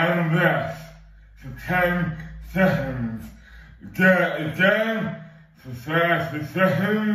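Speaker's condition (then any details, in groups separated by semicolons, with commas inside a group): Dystonia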